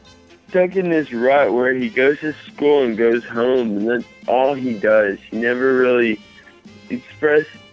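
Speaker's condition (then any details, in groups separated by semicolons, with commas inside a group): Mild cerebral palsy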